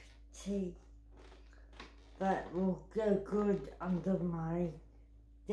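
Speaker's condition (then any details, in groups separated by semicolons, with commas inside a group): Cerebral palsy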